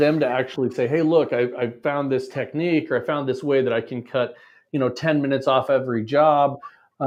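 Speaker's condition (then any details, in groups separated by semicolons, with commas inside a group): No condition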